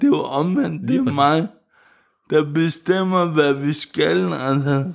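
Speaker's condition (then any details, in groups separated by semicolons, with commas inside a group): Cerebral palsy; first recorded as mentally retarded before cerebral palsy diagnosis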